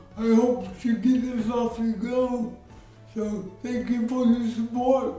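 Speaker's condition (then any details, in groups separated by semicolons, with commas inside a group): Cerebral palsy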